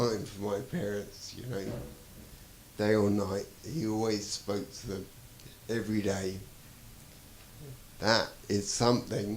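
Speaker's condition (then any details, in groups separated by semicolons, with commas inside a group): Traumatic brain injury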